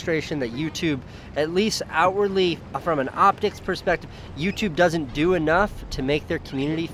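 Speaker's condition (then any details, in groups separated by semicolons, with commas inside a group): No condition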